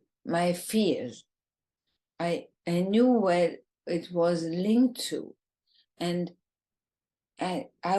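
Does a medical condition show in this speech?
Yes: ALS, bulbar form, bulbar onset.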